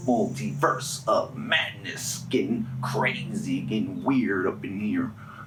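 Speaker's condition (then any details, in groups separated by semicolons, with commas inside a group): No condition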